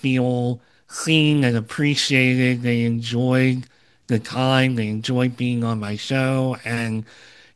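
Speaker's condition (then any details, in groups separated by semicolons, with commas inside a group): Cleft lip and palate, Opitz G/BBB syndrome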